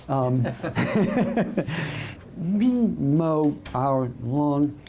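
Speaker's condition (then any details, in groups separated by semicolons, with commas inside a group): Voice dystonia; voice box, probably tongue and lips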